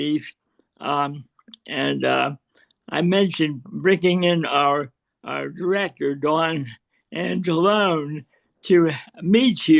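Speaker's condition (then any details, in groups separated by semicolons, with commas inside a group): Cerebral palsy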